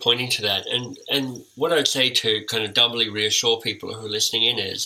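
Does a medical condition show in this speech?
Yes: cleft lip and palate; orthodontic treatment.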